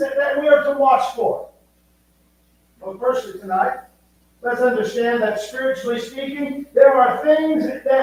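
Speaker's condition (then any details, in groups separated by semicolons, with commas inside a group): No condition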